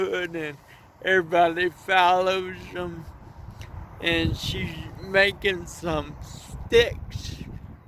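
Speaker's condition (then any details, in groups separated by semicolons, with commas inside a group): Cerebral palsy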